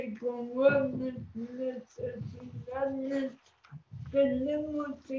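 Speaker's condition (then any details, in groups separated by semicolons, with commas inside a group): Cerebral palsy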